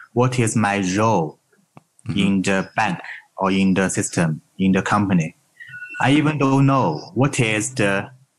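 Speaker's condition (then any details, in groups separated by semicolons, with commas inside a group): No condition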